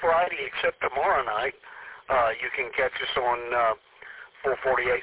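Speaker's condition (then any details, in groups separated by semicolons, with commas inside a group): No condition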